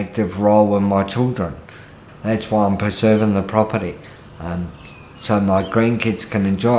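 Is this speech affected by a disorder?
Yes: multiple sclerosis; wheelchair.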